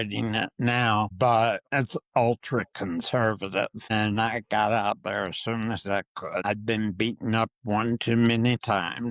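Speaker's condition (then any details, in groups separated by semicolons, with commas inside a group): Parkinson's disease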